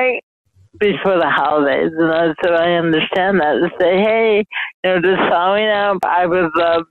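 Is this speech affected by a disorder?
Yes: mild cerebral palsy; speech affected.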